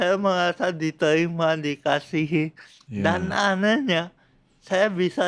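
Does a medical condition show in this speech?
Yes: cerebral palsy; from birth.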